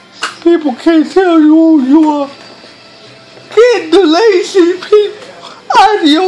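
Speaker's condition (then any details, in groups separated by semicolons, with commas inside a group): Cerebral palsy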